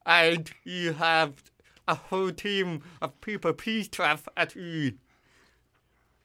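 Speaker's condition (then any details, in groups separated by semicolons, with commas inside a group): Hearing loss with cochlear implant; hears only nearby speakers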